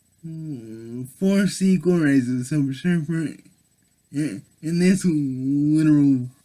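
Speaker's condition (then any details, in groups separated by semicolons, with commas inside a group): Cerebral palsy; able to speak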